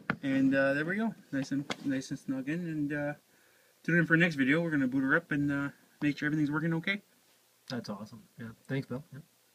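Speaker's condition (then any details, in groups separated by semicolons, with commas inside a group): No condition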